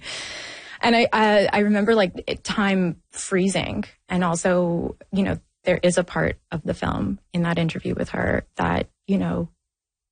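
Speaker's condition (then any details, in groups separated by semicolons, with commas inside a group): No condition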